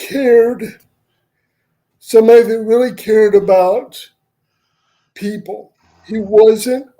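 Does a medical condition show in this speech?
Yes: cerebral palsy; wheelchair user.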